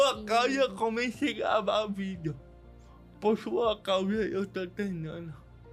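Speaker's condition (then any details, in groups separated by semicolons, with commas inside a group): Cerebral palsy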